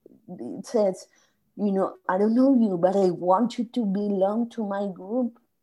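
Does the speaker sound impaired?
Yes: spasmodic dysphonia; voice regained 6 months ago after speech therapy, meditation and yoga, diagnosed 6 months ago.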